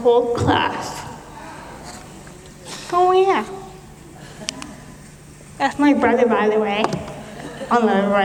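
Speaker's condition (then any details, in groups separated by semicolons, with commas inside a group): Cerebral palsy; speech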